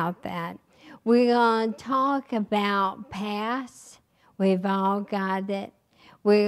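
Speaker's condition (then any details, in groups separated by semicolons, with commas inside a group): ALS; recently diagnosed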